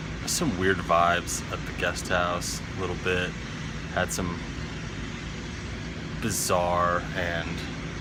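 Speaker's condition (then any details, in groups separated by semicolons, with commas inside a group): No condition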